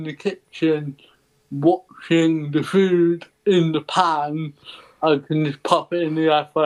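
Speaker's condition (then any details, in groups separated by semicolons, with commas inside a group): Cerebral palsy; ataxic type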